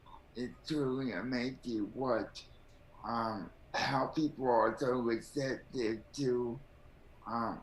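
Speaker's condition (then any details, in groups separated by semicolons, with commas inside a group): Cerebral palsy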